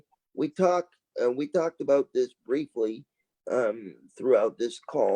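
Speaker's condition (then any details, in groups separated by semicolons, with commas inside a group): Cerebral palsy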